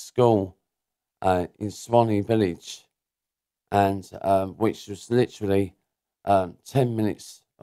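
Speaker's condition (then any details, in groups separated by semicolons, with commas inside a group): Cerebral palsy; diagnosed as baby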